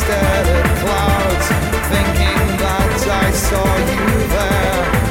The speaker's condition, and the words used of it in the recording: No condition.